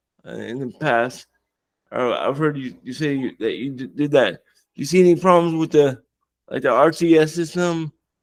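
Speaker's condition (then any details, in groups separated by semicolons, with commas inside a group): Cerebral palsy; wheelchair user; more severe than minor spastic diplegia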